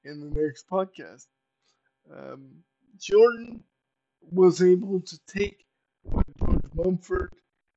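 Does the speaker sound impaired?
Yes: cerebral palsy; uses power wheelchair.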